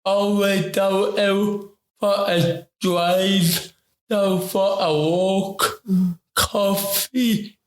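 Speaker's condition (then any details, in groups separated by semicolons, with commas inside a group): Ataxic cerebral palsy; affects talking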